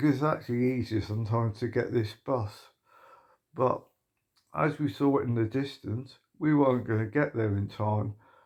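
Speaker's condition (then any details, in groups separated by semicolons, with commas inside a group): Motor neuron disease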